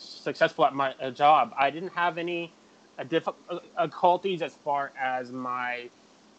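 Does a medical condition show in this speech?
Yes: stuttering; chronic developmental stuttering, onset about age 3 to 3.5 per parents, not outgrown, persisted into adulthood; still stutters, describes it as a communication disability, avoids answering unknown phone calls; here prolonged sounds.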